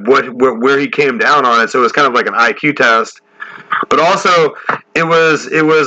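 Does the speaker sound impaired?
No.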